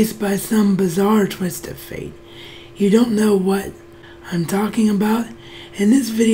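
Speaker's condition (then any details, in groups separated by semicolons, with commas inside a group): Cerebral palsy; wheelchair bound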